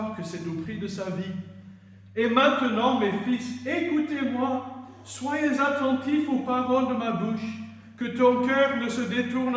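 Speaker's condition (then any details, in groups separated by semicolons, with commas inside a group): No condition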